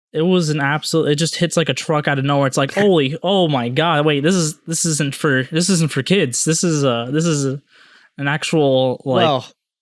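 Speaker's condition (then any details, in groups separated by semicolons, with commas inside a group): No condition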